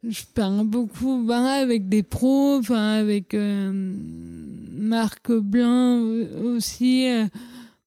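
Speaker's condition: Cerebral palsy; leg surgery around age 14 with several medical errors, atypical gait, childhood speech, psychomotor and physiotherapy; all rehabilitation including physiotherapy stopped at age 18, speech and psychomotor therapy stopped earlier

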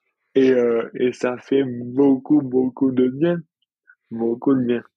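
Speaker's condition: Dystonia; rare neurological dystonia, onset in childhood

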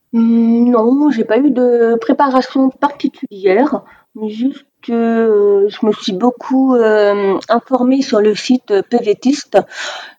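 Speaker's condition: Deafness; deaf since childhood, diagnosed age four, hearing aids since four, from extreme prematurity, neonatal resuscitation; severe-to-profound, worsened from moderate-severe, progressive, not hereditary, hearing dog Lucky for four years; oralist, uses some sign language

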